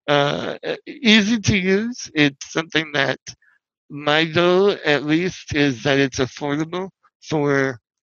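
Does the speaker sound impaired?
Yes: spinal muscular atrophy; wheelchair user.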